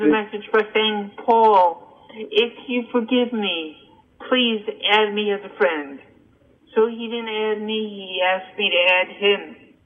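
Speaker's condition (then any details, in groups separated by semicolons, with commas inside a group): Cerebral palsy and hearing loss; told would never walk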